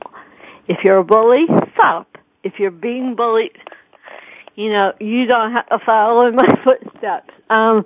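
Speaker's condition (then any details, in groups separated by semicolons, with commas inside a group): Cerebral palsy; speech mimicked and laughed at by a teacher in school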